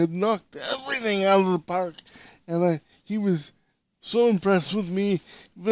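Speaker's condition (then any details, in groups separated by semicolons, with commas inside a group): Cerebral palsy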